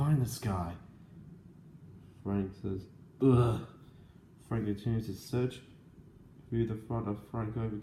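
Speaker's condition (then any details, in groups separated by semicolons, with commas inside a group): No condition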